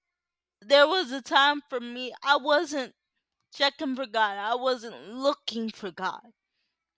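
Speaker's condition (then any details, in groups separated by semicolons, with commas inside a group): Cerebral palsy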